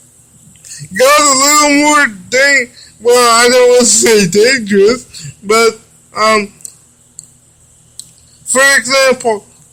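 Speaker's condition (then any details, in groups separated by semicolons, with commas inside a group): Cerebral palsy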